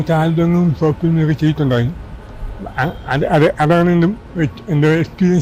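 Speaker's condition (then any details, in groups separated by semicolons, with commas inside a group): Cerebral palsy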